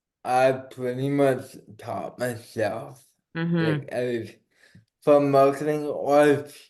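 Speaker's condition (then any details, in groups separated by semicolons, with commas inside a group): Cerebral palsy; diagnosed after cardiac arrest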